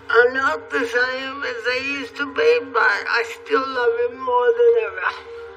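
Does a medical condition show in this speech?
Yes: cerebral palsy; since birth, physical only, wheelchair user; speaks perfectly clearly.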